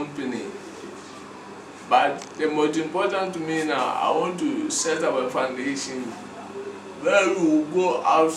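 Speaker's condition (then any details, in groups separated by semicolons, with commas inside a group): Cerebral palsy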